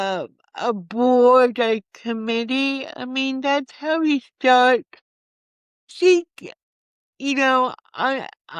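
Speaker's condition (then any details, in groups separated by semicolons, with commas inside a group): Cerebral palsy; from birth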